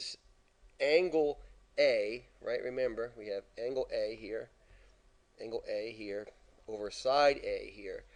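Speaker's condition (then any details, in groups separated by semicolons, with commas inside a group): No condition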